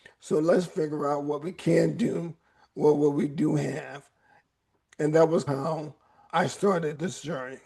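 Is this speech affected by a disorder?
Yes: ALS; voice raspy at times.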